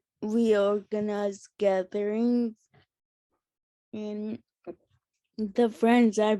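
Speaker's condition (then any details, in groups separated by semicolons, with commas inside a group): Friedreich's ataxia; genetic progressive neuromuscular, spinal fusion with rod; onset age 2, diagnosed age 5, uses walker, rod broken; slurred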